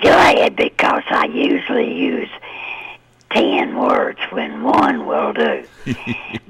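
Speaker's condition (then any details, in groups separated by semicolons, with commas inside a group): Paralyzed vocal cord; voice impaired during phone call, asks host to tell story instead; voice not as it needs to be per host, talks less than usual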